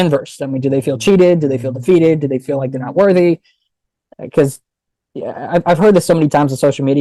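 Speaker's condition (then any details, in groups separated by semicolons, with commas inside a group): No condition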